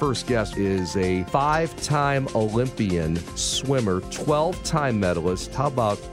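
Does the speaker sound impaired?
No.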